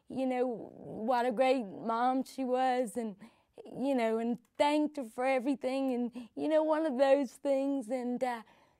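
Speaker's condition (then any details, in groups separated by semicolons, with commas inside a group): Cerebral palsy; from birth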